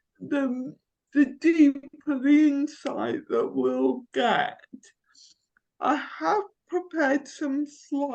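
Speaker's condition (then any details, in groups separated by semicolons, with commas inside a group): Cerebral palsy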